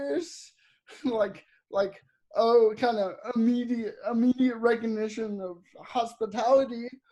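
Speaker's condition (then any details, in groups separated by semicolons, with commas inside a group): Cerebral palsy; audibly affected speech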